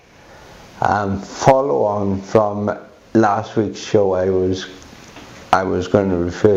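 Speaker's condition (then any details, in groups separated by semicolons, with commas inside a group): Cerebral palsy; quadriplegic form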